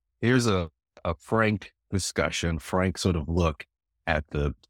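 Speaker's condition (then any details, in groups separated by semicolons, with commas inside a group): No condition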